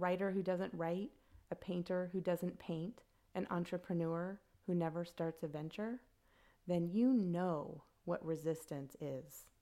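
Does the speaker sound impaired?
No.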